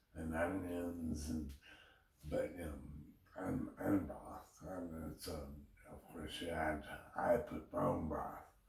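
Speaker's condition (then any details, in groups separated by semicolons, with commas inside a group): Brain injury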